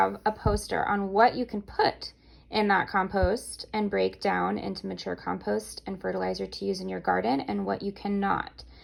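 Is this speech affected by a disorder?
No.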